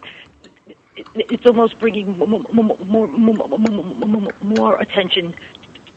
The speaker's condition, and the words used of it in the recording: Stuttering. And with my stuttering frequency, I have to use speech tools a lot, and it just got mentally exhausting.